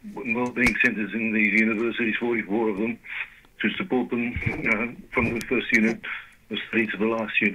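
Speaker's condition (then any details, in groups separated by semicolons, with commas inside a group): Parkinson's disease; led to retirement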